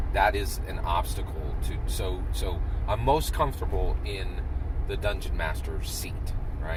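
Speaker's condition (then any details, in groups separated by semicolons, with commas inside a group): No condition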